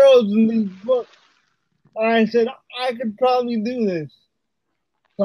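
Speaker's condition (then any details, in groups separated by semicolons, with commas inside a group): Cerebral palsy; uses wheelchair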